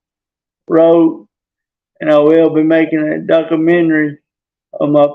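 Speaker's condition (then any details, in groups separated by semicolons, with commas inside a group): Traumatic brain injury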